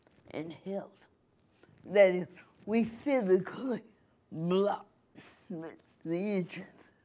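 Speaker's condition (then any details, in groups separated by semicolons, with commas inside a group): Cerebral palsy; from birth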